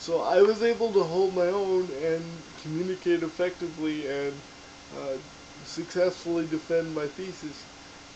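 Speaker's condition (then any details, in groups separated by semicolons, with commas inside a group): Cerebral palsy; diagnosed in infancy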